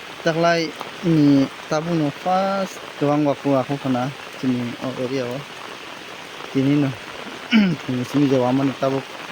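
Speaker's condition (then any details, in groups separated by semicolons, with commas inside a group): No condition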